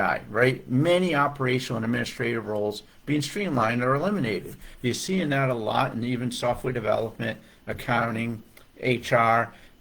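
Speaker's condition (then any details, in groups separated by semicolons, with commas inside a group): No condition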